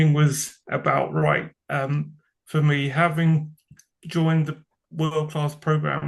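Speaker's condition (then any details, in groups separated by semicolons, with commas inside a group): Cerebral palsy; from birth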